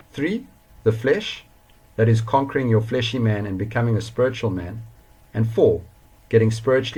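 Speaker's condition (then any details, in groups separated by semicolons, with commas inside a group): No condition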